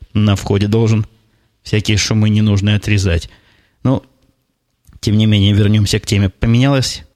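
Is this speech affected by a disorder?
No.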